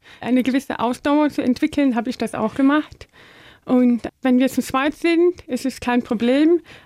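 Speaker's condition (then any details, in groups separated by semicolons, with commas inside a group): Deafness; learned speaking as child using balloons, speaks well, better than many deaf people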